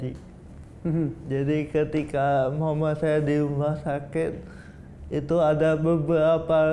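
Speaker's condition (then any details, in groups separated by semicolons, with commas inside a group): Cerebral palsy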